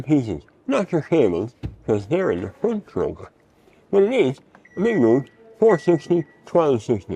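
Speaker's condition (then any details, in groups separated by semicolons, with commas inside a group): Mouth cancer surgery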